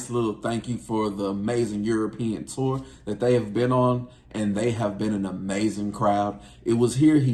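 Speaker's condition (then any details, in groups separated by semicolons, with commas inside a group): No condition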